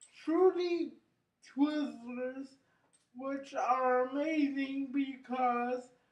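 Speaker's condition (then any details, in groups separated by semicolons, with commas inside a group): Cerebral palsy; brain injury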